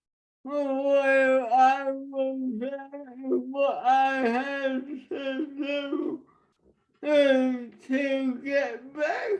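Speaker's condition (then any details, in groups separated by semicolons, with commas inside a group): Traumatic brain injury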